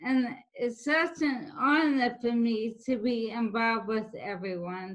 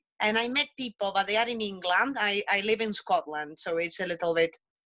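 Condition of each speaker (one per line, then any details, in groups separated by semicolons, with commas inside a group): ALS; speech may be hard to understand
No condition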